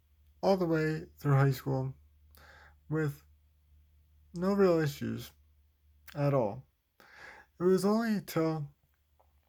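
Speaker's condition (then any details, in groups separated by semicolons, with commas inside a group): Cerebral palsy, spastic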